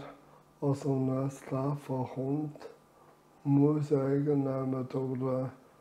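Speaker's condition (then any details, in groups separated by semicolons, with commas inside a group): Amyotrophic lateral sclerosis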